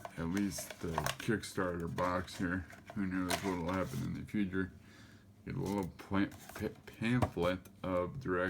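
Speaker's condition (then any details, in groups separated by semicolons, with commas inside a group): Cerebral palsy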